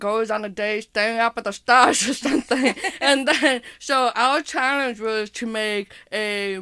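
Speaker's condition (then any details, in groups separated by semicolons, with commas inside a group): Hearing impairment with speech impairment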